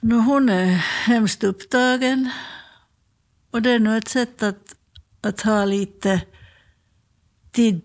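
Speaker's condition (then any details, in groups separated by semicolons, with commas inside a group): Parkinson's disease; slightly shaky, very clumsy fumbling hands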